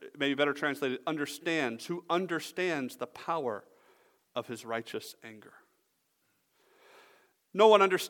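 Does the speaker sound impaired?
No.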